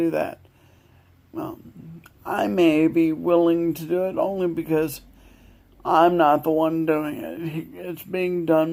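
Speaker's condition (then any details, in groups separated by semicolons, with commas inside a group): Multiple sclerosis; tremors; speech worsening, often cannot hold conversations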